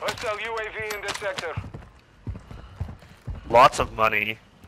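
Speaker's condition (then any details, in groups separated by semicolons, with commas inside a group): No condition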